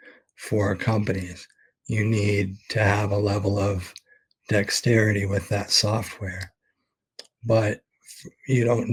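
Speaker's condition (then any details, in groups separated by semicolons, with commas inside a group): ALS; expects to lose voice very soon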